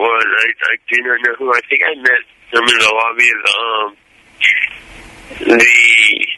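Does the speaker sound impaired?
Yes: cerebral palsy, mild; less stutter than the character portrayed.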